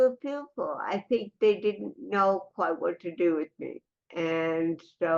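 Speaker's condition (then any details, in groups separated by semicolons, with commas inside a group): Cerebral palsy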